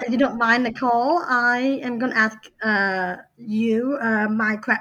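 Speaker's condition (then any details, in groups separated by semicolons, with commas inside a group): Down syndrome; congenital, since birth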